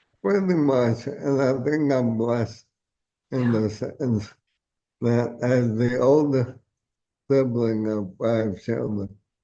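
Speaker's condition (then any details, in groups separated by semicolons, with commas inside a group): ALS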